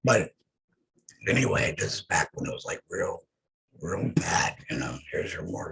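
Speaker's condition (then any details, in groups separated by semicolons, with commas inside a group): Head and neck cancer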